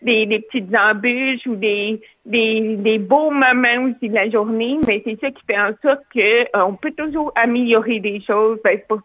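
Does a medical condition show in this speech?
Yes: hearing loss, cochlear implant; hard of hearing, cochlear implant surgery at age four; uses interpreters and special education support, relies on lip reading, masks hinder understanding.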